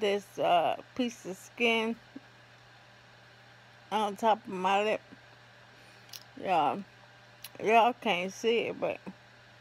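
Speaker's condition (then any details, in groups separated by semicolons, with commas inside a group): ALS; affects hands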